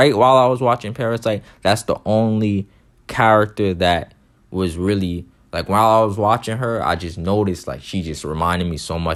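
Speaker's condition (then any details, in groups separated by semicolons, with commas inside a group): No condition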